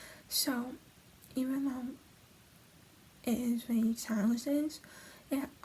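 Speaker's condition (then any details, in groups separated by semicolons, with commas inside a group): Hemiplegic cerebral palsy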